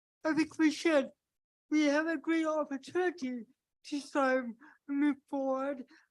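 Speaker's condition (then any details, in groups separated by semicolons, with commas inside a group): Cerebral palsy; from birth, affects movement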